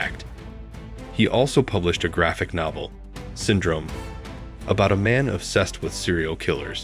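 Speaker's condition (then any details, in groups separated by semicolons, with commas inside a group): No condition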